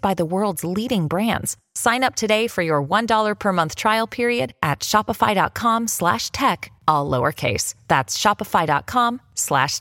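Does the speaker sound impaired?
No.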